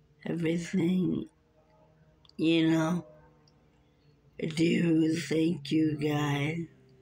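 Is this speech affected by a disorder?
Yes: muscular dystrophy.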